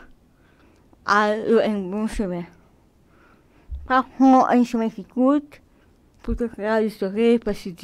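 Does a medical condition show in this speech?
Yes: cerebral palsy.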